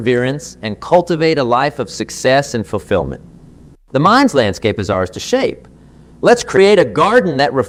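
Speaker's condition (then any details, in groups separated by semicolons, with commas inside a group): No condition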